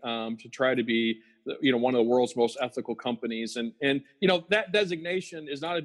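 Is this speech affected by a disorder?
No.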